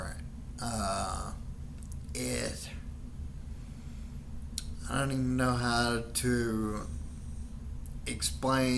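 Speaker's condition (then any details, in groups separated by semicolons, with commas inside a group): Friedreich's ataxia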